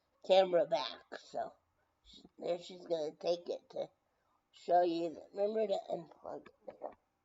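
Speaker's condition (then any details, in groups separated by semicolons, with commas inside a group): Brain injury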